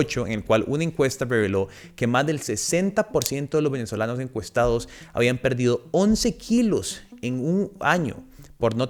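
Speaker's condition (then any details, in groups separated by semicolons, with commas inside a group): No condition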